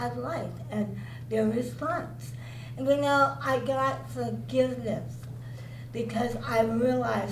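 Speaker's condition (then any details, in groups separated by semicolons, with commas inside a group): Cerebral palsy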